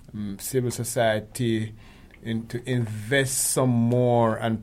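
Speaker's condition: No condition

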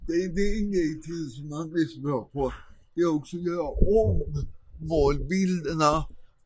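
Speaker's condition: Cerebral palsy; worse in cold

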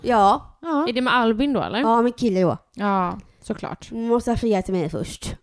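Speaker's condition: Down syndrome; congenital, extra chromosome, 47 instead of 46, recognised about two hours after birth; age 22, nearly 23

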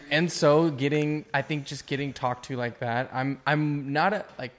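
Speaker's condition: No condition

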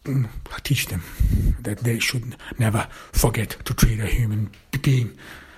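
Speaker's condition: Stuttering; cause unknown, only one in family who stutters, german mother tongue, born in austria; speaking improved through regular podcasting, self-perceived; stutters less the more speaking is done; prolonged sounds

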